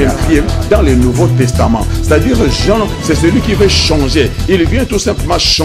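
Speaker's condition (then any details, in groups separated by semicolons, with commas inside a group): No condition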